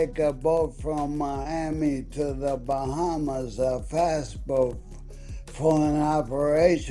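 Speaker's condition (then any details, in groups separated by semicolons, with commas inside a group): ALS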